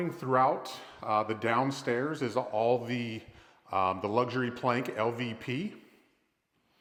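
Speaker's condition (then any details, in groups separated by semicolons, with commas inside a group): No condition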